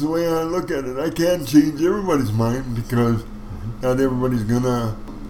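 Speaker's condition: Cerebral palsy; from birth, wheelchair for mobility, childhood physical therapy at crippled children's school and Grand Forks university

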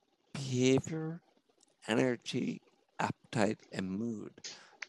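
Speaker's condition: Spinocerebellar ataxia; symptoms for over 40 years, no definitive treatment, self-experimenting on own symptoms

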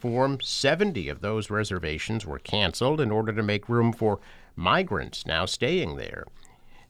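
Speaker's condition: No condition

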